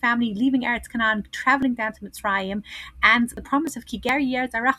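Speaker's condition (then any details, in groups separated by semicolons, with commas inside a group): No condition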